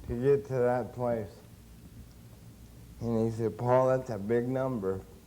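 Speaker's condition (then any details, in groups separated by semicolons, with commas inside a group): Cerebral palsy; since birth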